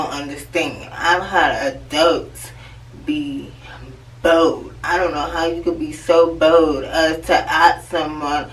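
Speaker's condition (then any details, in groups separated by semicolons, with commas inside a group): Cerebral palsy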